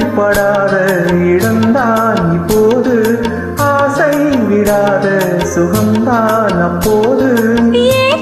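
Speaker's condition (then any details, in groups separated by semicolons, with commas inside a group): No condition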